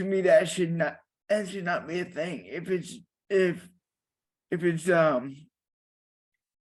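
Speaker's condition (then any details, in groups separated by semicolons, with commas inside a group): Cerebral palsy; quadriplegia, all four limbs, from birth, brain oxygen loss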